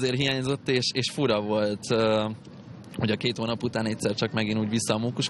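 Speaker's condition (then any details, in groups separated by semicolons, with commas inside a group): No condition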